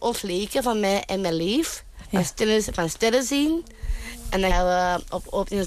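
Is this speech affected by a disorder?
Yes: Down syndrome; intellectual disability; performing as gnome in theater, gnome language without full sentences, calls out on stage; sometimes has to call out, occasional voice strain from calling out.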